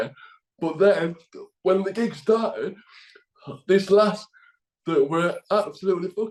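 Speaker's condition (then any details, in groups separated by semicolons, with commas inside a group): Cerebral palsy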